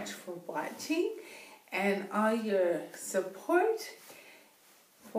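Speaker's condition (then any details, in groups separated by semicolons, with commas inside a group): Bulbar ALS, bulbar onset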